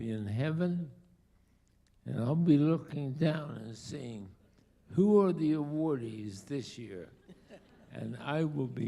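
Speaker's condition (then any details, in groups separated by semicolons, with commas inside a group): ALS; diagnosed about two years ago, late onset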